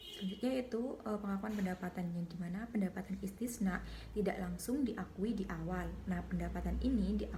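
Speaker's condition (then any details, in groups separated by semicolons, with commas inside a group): No condition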